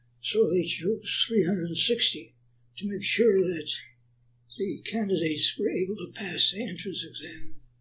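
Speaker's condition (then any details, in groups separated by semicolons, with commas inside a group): Parkinson's; attributed to Agent Orange exposure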